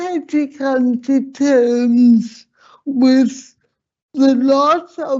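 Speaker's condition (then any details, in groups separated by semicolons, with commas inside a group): Slurred speech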